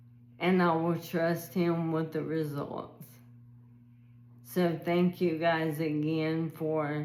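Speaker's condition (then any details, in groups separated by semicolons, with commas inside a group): ALS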